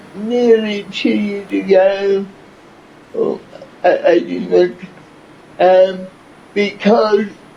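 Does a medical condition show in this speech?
Yes: cerebral palsy; from birth.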